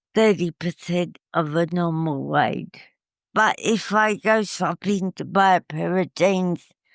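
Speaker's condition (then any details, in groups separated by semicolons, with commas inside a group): Cerebral palsy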